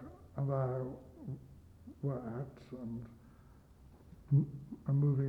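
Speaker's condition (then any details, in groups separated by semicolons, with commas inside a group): Stammer; lifelong stammer since age five, minor stroke 3.5 years ago affecting speech, face, Radcliffe Infirmary therapy; weekly breathing and voice work with Alexander Massey for about 1.75 years, Warnford Hospital stammer unit; gets stuck on blocked words, taught not to avoid difficult words, stroke affected speech a bit; prolonged sounds, blocks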